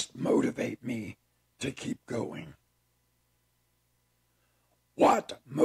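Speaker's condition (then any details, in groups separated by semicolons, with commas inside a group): Throat cancer; tracheostomy tube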